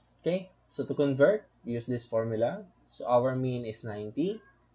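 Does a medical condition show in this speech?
No.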